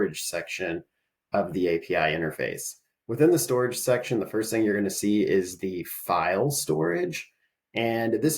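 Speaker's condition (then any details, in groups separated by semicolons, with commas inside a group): No condition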